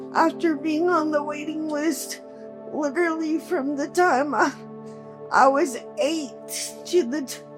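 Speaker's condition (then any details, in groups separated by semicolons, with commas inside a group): Cerebral palsy, quadriplegic; able to speak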